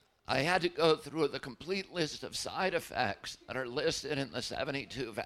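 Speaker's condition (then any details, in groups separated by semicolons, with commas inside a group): Spasmodic dystonia; onset at age 42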